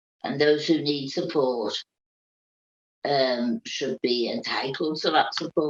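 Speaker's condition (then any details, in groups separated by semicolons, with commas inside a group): Cerebral palsy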